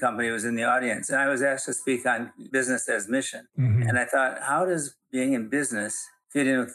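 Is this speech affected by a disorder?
Yes: Parkinson's; things slower.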